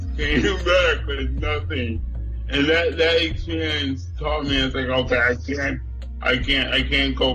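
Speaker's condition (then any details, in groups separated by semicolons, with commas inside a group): Cerebral palsy; cerebral palsy from birth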